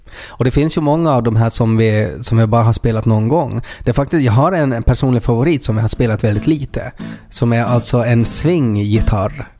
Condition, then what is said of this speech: No condition.